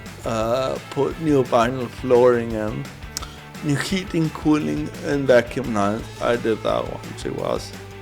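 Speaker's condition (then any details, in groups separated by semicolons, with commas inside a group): Cerebral palsy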